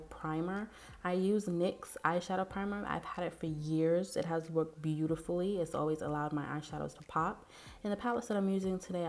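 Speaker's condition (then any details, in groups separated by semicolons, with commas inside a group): No condition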